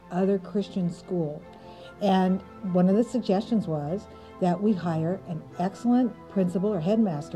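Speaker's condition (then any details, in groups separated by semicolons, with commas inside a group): No condition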